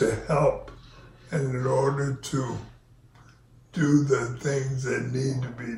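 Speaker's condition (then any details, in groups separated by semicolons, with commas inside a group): ALS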